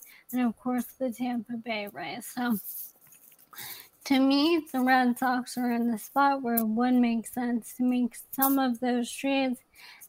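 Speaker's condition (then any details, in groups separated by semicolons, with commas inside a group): ALS; young onset, young woman living with ALS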